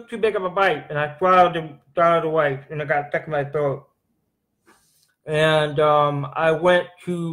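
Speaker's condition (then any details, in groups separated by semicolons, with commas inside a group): Cerebral palsy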